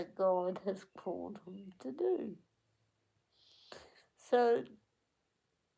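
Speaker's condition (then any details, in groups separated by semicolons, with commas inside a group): Cerebral palsy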